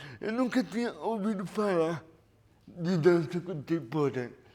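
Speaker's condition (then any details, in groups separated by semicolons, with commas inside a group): Cerebral palsy; lack of oxygen at birth, premature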